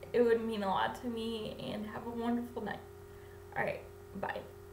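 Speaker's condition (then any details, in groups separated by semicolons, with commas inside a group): Cerebral palsy; infant ventilator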